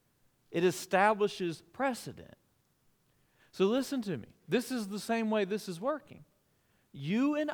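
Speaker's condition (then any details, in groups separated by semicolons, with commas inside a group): No condition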